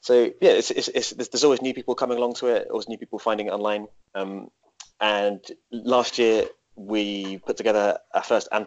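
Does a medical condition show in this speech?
Yes: stutter; speech impediment; here repeated words, prolonged sounds.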